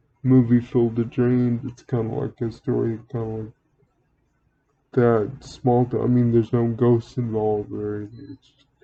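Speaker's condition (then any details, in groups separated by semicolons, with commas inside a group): Cerebral palsy; wheelchair user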